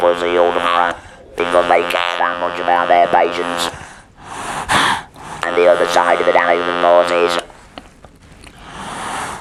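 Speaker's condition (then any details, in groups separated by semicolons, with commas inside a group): Laryngeal cancer with laryngectomy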